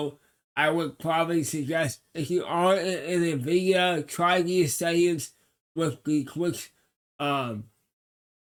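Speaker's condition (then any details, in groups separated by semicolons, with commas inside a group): Cerebral palsy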